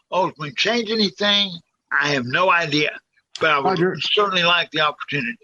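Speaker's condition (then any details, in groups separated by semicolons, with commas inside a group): Cerebral palsy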